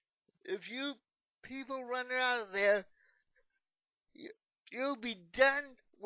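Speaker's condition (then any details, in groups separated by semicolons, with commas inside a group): Cerebral palsy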